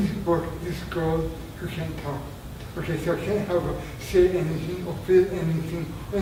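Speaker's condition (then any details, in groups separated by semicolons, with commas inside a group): Traumatic brain injury; near-fatal injury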